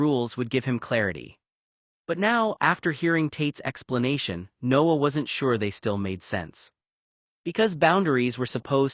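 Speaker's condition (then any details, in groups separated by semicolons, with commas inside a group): No condition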